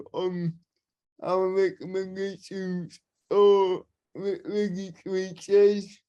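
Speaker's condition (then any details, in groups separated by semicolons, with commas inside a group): Cerebral palsy, spastic and dyskinetic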